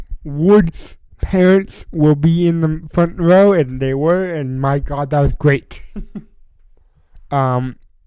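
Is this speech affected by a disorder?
Yes: cerebral palsy.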